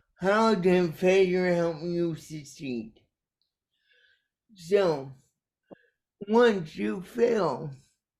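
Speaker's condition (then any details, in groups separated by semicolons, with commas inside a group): Cerebral palsy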